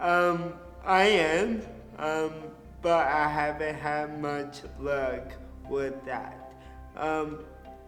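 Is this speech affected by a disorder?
Yes: cerebral palsy.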